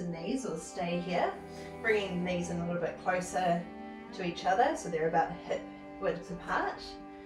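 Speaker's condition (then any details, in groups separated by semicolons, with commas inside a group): No condition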